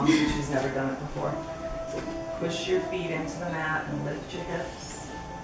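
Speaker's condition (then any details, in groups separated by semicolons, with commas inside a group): No condition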